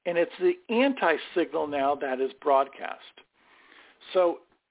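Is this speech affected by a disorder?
No.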